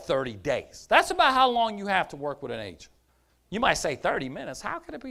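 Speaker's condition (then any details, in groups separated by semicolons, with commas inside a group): No condition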